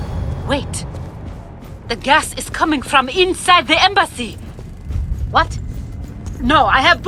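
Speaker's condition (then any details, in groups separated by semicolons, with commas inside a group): No condition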